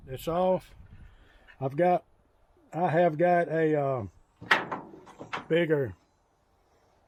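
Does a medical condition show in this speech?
No.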